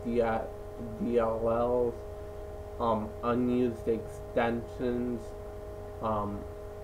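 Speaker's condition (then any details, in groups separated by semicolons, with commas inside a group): Cerebral palsy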